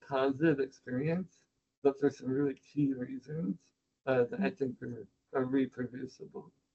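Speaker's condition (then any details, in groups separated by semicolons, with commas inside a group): Spinal muscular atrophy; technically type 2, outlived type 1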